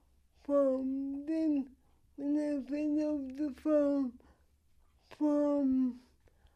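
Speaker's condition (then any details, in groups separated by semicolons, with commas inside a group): Cerebral palsy; needs practically everything done for her, including getting up, dressing, washing and feeding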